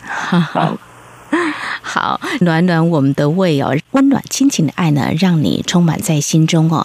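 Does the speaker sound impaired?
No.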